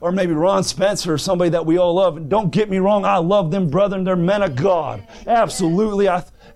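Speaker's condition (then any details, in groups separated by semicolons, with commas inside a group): No condition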